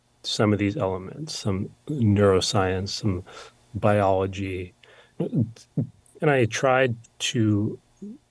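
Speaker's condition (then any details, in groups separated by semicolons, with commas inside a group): Stutter; long hidden; blocking, no stuttering when singing; prolonged sounds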